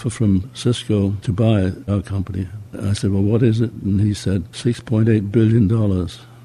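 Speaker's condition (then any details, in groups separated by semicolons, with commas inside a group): Parkinson's disease; voice muted, closely mic'd for interview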